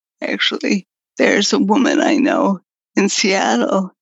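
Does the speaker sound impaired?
Yes: progressive multiple sclerosis; quadriplegic, no hand use, walker to scooter to wheelchairs, talking harder as disease progressed; slowly worsening, latest change is lack of voice, needs caffeine from chocolate or coffee to talk; voice up and down, in and out with pulmonary muscle strength, sometimes no voice, assistant speaks.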